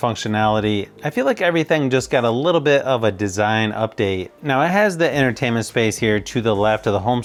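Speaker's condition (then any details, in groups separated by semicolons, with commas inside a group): No condition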